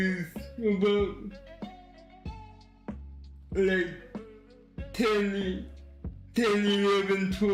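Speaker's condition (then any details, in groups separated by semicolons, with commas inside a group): Cerebral palsy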